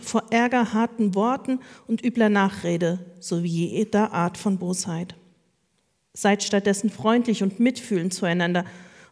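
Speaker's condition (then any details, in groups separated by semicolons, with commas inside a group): No condition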